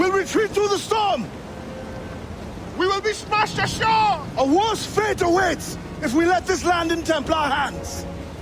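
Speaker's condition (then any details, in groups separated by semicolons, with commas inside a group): No condition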